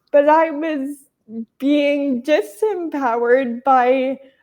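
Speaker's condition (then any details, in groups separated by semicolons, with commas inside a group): Traumatic brain injury; still slows things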